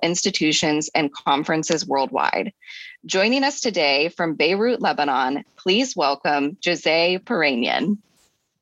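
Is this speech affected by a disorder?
No.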